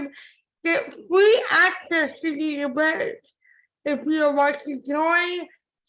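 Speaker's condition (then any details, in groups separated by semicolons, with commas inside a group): Cerebral palsy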